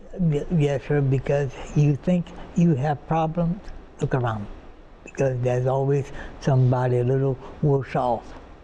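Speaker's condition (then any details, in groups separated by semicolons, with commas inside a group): Partial right-side paralysis; right arm and leg paralyzed after fever, foot and arm operations; paralysis affected speech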